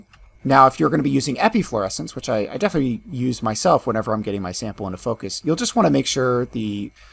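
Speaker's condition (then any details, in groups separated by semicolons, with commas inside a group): No condition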